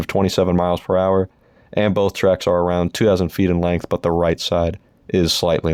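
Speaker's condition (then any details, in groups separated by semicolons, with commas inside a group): No condition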